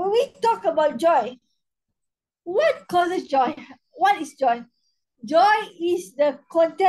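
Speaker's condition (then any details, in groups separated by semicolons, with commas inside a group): Cerebral palsy spastic quadriplegia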